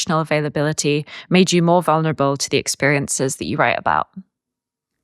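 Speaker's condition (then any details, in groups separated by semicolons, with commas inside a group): No condition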